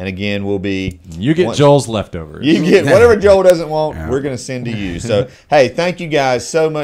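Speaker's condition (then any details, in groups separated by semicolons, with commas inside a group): No condition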